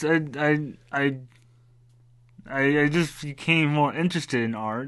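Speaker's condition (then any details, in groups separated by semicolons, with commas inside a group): Rapid onset dystonia-parkinsonism; onset age 27 within two weeks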